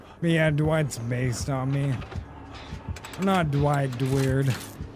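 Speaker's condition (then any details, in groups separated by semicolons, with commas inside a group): ALS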